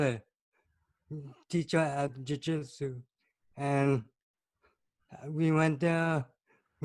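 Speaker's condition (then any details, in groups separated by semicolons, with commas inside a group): Cerebral palsy; from birth, oxygen loss after heart condition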